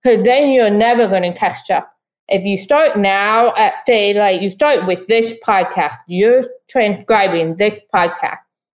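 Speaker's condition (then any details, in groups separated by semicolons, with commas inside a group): Deafness; lifelong, cannot use audio-only resources or screen readers; follows conversation via live ai transcription on tablet; speaks unaided, ai transcription needed adapting to own voice, cannot understand own recorded speech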